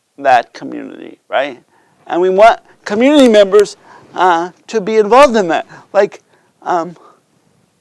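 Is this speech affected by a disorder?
Yes: cerebral palsy.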